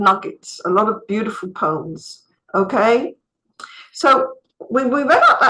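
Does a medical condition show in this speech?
No.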